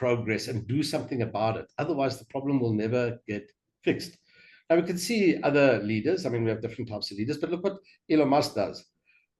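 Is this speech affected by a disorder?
No.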